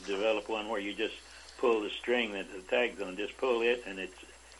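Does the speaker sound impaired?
Yes: Parkinson's disease; about 25 years since onset; age 88, no longer able to work, interview recorded by telephone.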